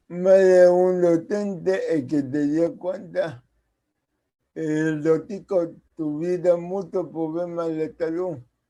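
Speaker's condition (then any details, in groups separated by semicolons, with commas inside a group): Cerebral palsy; speaks as if with potato in mouth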